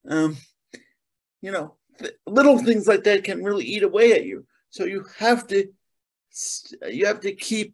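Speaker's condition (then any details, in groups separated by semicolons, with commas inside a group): Cerebral palsy; very spastic presentation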